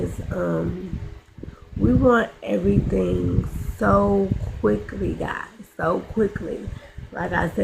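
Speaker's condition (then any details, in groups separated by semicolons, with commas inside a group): Cerebral palsy, spastic; now talking and breathing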